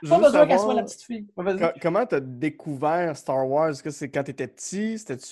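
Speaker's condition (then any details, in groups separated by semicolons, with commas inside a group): No condition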